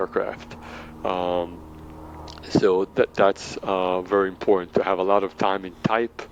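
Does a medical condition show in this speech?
No.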